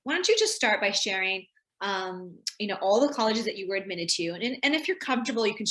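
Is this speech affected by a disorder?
No.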